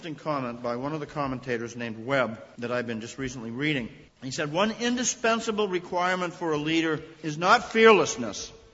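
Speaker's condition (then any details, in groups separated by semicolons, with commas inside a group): No condition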